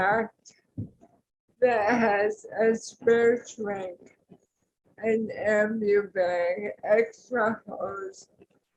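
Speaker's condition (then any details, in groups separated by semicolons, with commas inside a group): ALS; tracheostomy; after tracheostomy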